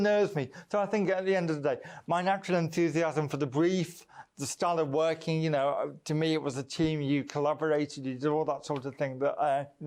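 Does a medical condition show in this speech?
Yes: cerebral palsy; birth oxygen deprivation, affects voice box; mild; strangulated voice, less clear on recordings.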